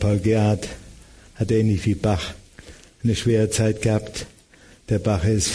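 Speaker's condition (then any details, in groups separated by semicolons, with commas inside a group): Parkinson's disease; began with resting hand tremor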